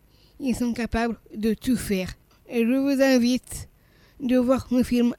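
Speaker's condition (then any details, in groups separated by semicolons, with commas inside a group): Down syndrome; congenital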